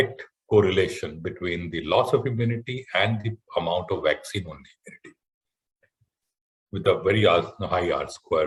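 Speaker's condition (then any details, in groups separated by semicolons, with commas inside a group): No condition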